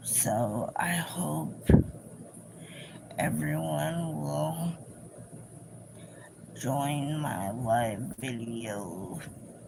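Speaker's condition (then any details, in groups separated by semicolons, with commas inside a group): Cerebral palsy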